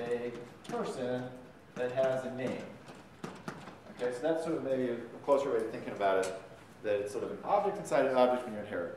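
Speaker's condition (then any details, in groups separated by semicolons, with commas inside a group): No condition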